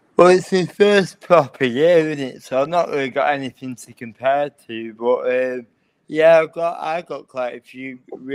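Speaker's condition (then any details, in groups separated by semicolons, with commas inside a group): Cerebral palsy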